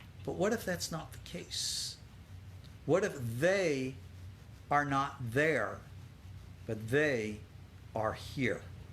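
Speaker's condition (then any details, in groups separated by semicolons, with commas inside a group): No condition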